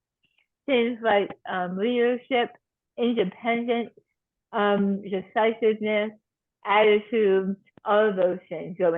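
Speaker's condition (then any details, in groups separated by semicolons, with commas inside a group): Tongue cancer surgery and reconstruction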